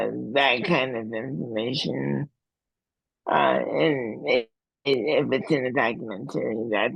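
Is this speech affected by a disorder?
Yes: cerebral palsy.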